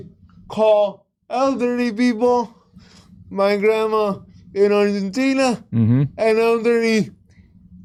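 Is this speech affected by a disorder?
Yes: cerebral palsy.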